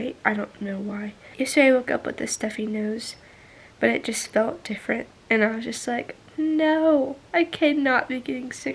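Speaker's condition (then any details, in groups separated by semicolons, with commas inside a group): No condition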